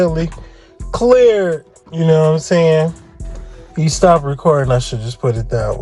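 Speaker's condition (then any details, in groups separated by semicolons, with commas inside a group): No condition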